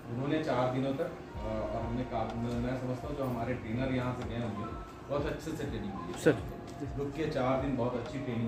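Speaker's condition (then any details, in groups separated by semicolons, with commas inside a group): No condition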